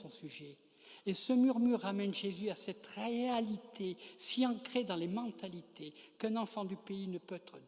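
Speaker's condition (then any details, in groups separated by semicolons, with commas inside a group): No condition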